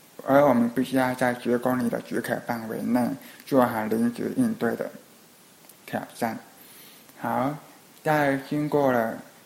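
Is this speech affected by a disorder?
Yes: hearing impairment; trouble following fast speech in Skype video meetings, falls behind others' pace; Skype video calls hard, others speak too fast, gets interrupted.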